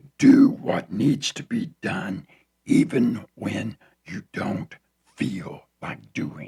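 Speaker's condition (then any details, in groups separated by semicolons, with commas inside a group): Throat cancer; tracheostomy tube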